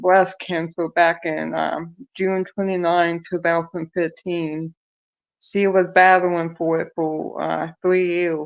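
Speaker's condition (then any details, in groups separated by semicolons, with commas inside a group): Cerebral palsy; speech affected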